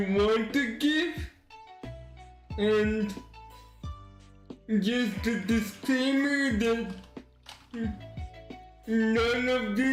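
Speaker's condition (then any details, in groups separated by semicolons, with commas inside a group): Cerebral palsy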